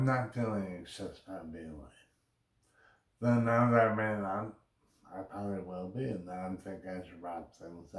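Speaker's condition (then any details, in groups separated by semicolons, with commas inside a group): Brain injury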